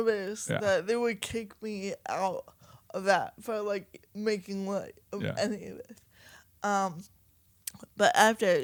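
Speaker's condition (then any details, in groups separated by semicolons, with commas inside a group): Cerebral palsy, mild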